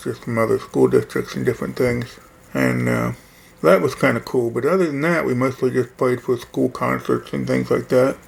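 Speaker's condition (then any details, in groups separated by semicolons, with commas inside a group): Hearing loss; implant within last few years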